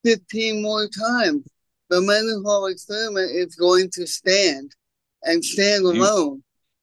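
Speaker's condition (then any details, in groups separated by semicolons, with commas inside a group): Cerebral palsy; congenital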